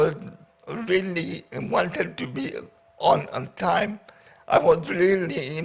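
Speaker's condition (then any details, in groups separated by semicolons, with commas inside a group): Paraplegia with essential tremor; chronic, with essential tremor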